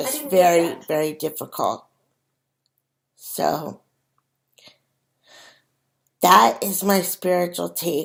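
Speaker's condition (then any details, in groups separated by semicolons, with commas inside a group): Cerebral palsy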